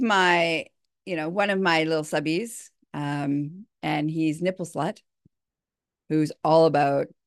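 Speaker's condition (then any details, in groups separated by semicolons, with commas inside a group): No condition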